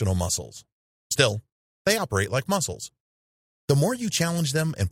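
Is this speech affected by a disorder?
No.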